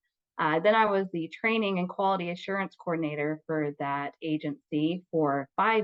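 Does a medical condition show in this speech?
No.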